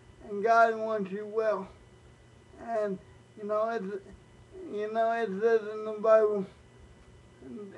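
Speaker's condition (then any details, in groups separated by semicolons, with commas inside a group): Cerebral palsy, spastic, mild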